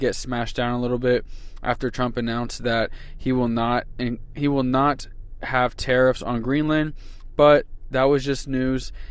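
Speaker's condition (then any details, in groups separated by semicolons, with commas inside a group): No condition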